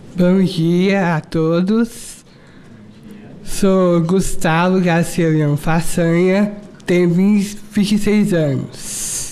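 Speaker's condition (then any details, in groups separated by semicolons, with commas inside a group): Down syndrome; adult aged 26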